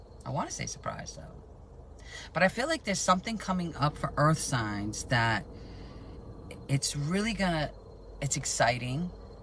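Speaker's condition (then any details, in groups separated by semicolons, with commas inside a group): No condition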